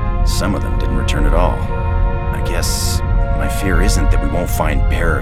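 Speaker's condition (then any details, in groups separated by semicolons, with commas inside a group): No condition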